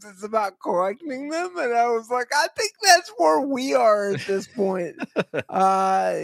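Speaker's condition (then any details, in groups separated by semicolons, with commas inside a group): Cerebral palsy; voice always shot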